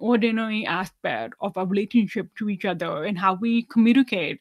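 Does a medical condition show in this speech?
Yes: deafness, severe; about 99% hearing loss, lifelong hearing aid use, no cochlear implant.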